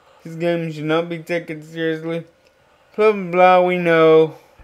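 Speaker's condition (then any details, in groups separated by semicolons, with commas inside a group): Cerebral palsy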